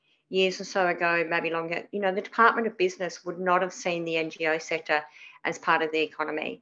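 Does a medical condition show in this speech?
Yes: cleft palate; many surgeries.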